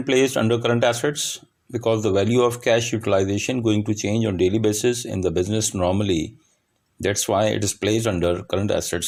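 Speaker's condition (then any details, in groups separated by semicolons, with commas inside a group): No condition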